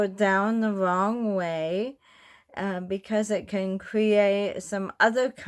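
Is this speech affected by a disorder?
Yes: bulbar ALS; bulbar onset.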